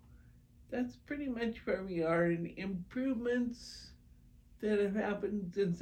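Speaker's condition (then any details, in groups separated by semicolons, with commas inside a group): Primary progressive multiple sclerosis; long since onset, no early symptoms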